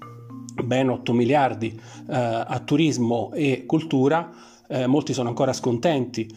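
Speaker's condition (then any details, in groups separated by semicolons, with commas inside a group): No condition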